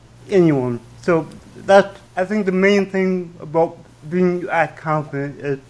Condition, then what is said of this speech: Stuttering. And if you noticed, I say quite a bit more than usual.